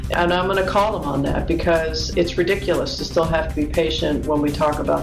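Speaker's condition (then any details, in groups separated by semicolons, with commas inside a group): No condition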